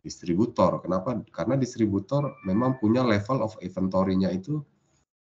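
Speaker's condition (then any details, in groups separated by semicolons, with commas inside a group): No condition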